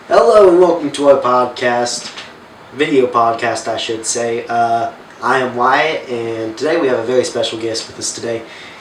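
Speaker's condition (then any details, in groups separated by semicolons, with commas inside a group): No condition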